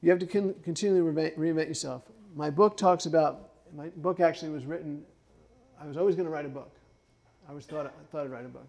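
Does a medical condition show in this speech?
Yes: Parkinson's; some speech issues, ice water harms vocal cords, drinks warm water, speech therapy judged unnecessary.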